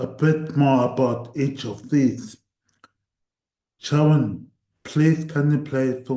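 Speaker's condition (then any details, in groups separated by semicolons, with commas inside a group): Cerebral palsy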